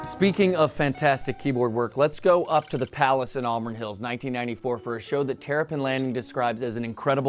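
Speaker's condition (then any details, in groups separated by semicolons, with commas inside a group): No condition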